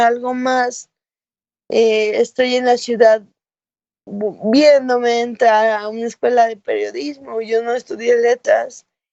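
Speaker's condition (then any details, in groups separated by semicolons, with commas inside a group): Cerebral palsy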